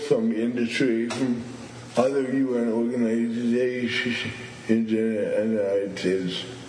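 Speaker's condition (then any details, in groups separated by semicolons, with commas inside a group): Stuttering; stuttering since at least teenage years, also cerebral palsy, which compounds things; has had long disfluent moments on own name; repeated sounds, prolonged sounds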